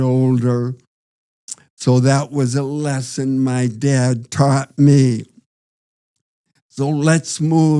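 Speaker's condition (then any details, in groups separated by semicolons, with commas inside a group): Parkinson's disease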